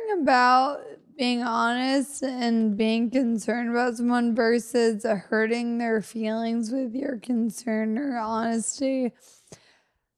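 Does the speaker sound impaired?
Yes: Friedreich's ataxia; wheelchair user, gets around and functions independently, partner Matt makes daily life easier; symptoms vary day to day.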